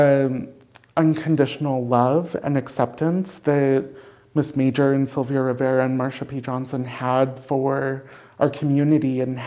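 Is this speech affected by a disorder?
No.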